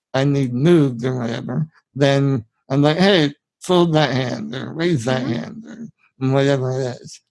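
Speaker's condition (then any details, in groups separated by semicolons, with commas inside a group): Spinal muscular atrophy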